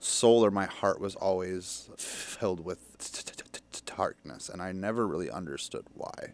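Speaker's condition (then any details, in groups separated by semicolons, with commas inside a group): Stutter; stutter since young childhood, speech help stopped around age 11 or 12, therapy, 12-step programs, now sober; still stutters, public speaking still hard, sounded fluent on air, feels safe in studio; stutters on f of furniture mover, no stutter when drunk, cares less when feeling safe; prolonged sounds, blocks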